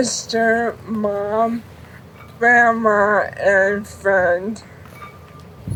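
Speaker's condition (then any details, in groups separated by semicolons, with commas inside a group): ALS; tracheostomy; nine years since onset; words read aloud by another speaker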